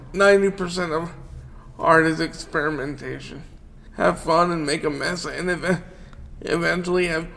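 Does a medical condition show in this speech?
Yes: cerebral palsy; wheelchair user.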